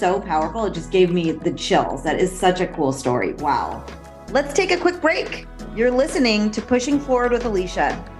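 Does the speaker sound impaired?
No.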